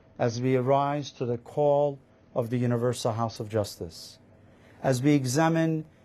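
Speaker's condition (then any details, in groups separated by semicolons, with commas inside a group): No condition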